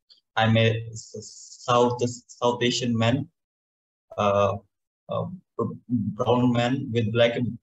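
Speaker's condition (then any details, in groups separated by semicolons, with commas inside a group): Stammering; stammering began around age eight, undiagnosed learning disability, self-diagnosed dyslexia and dyspraxia, motor coordination difficulties; stammering no longer affects everyday life, enjoys stammering now; difficulty articulating and forming sentences, worse in English as non-native language; repeated words, prolonged sounds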